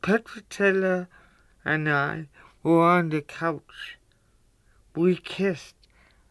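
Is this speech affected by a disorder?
Yes: cerebral palsy; limited coordination.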